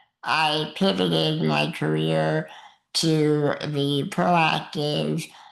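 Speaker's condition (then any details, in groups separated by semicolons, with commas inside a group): Muscular dystrophy; uses wheelchair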